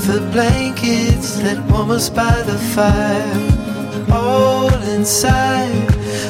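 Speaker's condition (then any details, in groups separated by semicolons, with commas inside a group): No condition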